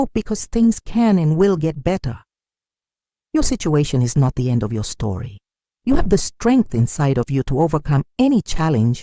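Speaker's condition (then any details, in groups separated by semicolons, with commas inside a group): No condition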